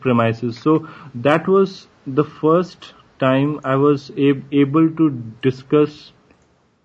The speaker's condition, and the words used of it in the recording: Stuttering. Actually, now also, sometimes I stutter a lot.